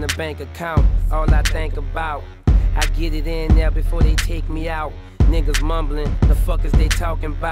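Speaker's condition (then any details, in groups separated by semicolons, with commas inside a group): No condition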